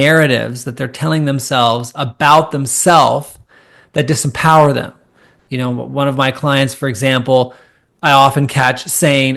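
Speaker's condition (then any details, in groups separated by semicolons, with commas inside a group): No condition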